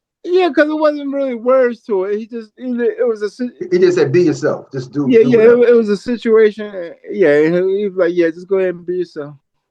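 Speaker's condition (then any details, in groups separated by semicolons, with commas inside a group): Cerebral palsy; from birth; uses cane about 8-10 years, sometimes stumbles or falls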